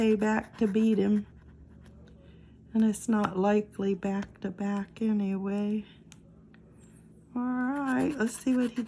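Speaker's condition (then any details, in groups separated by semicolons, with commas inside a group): No condition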